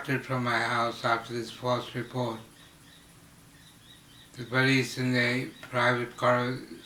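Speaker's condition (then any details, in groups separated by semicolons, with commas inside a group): Slurred speech from poisoning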